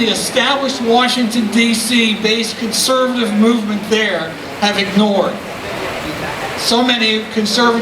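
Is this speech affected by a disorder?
No.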